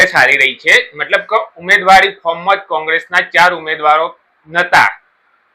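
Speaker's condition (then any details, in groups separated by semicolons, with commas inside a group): No condition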